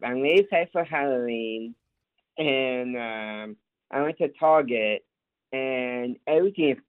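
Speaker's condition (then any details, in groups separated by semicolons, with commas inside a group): Down syndrome; describes self as very capable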